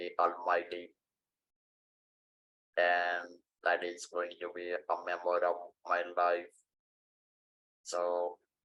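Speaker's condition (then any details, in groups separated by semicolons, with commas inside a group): Stage IV larynx cancer; surgery cost natural voice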